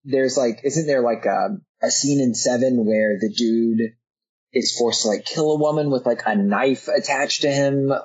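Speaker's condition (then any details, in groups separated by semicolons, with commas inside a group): No condition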